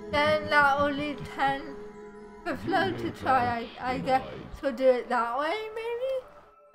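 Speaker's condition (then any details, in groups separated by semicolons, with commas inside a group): Cerebral palsy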